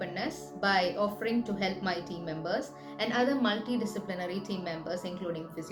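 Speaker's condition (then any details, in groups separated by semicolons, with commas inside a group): No condition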